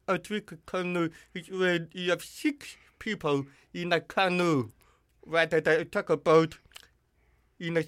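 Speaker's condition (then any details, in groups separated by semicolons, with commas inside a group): Hearing loss with cochlear implant; formerly hearing aids, water-resistant cochlear implant on ear hook, hears only nearby speakers; cannot judge own voice, distorted when yelling at high volume, relies on others' volume feedback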